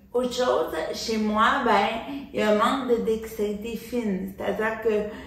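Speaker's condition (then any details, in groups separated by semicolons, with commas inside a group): Cerebral palsy; from birth, uses wheelchair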